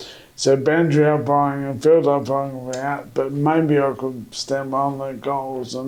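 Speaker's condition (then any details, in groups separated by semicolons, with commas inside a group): MND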